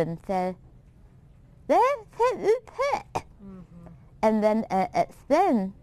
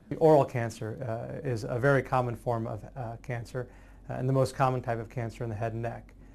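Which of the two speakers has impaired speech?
The first: tongue reconstruction after cancer; tongue reconstructed after head and neck cancer; currently cannot read aloud.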